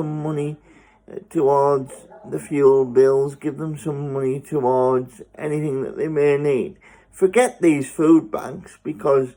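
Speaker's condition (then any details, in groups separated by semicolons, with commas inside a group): Spastic cerebral palsy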